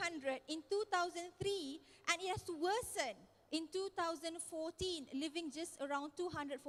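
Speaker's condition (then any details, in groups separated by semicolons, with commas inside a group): No condition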